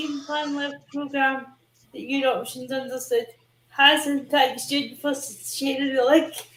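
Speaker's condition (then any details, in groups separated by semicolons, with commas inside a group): Cerebral palsy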